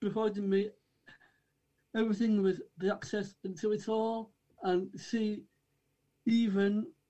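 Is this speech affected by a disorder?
Yes: Down syndrome; from birth.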